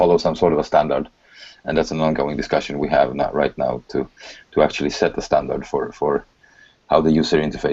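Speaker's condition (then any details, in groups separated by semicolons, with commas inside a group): No condition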